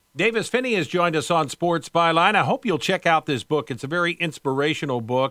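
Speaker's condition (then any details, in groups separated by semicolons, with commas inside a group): No condition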